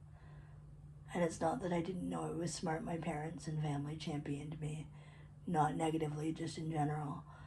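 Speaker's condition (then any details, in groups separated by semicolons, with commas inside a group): Cerebral palsy; predominantly physical; adult, uses wheelchair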